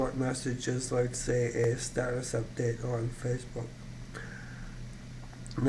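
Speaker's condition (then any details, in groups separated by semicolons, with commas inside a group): ALS; voice still fairly strong, voice banked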